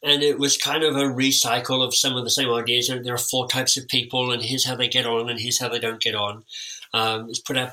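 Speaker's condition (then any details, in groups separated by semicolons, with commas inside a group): Cleft lip and palate; orthodontic treatment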